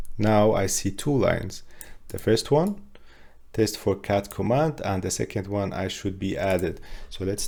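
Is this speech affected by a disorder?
No.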